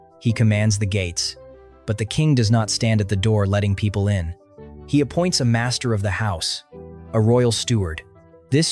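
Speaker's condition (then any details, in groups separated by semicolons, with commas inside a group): No condition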